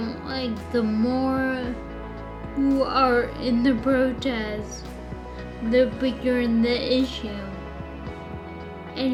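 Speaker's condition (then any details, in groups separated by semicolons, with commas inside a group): Friedreich's ataxia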